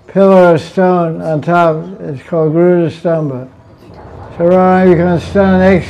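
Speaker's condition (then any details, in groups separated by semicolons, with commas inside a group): Deafness; self-reported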